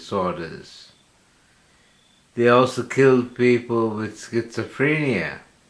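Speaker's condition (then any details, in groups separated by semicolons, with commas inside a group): Slurred speech from poisoning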